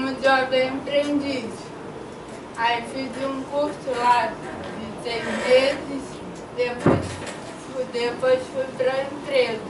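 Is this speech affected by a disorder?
Yes: cerebral palsy.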